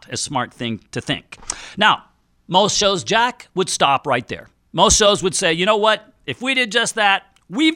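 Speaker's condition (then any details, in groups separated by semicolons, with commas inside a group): No condition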